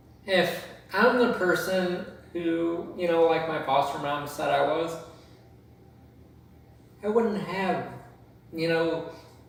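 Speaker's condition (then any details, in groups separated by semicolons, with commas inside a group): Cerebral palsy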